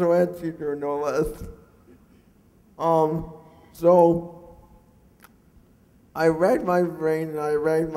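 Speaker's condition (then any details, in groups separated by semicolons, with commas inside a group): Cerebral palsy; mixed quadriplegic type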